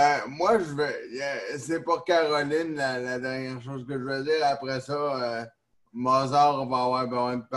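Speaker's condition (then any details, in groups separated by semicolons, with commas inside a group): Neonatal cerebral palsy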